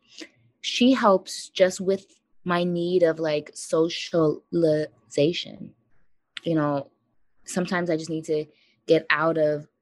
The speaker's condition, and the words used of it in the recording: Stuttering. By the way, as we start, I do like to mention that I stutter and so that will happen.